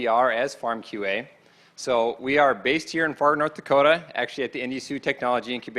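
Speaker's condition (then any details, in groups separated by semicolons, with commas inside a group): No condition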